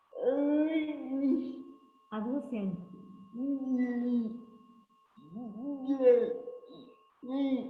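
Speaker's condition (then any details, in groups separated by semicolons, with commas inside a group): Cerebral palsy; since birth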